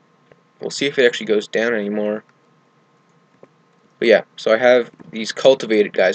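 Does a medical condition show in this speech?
No.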